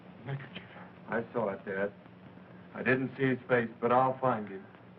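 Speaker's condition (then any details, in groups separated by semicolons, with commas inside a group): No condition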